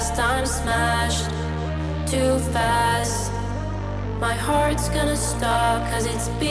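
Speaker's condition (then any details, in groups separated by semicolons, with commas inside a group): No condition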